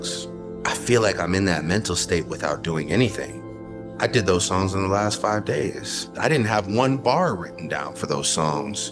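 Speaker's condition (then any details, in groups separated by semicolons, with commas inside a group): No condition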